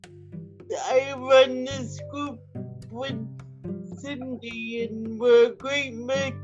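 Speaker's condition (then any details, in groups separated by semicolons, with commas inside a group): Quadriplegic cerebral palsy; United Cerebral Palsy a big help while growing up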